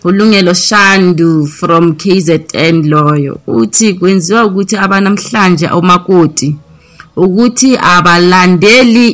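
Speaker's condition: No condition

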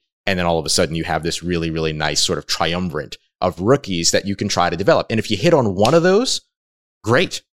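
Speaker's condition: No condition

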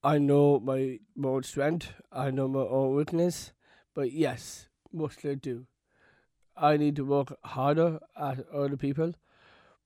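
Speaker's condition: Down syndrome; learned to talk

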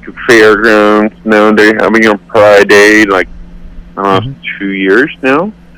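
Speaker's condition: Cerebral palsy; accepts own voice

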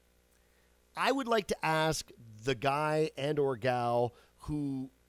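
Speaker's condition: No condition

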